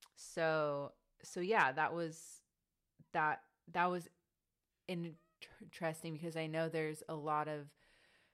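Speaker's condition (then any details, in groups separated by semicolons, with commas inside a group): Stuttering; stuttering since young childhood, grandfather also stuttered, speech therapy around 20 years ago; repeated words, blocks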